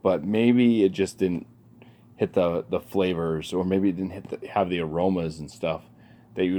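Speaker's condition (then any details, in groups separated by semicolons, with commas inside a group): No condition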